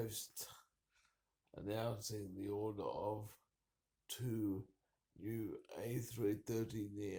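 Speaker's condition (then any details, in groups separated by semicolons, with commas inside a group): Cerebral palsy; uses wheelchair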